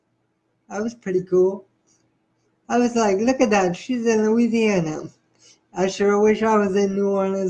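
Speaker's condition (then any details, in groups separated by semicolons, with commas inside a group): Spastic cerebral palsy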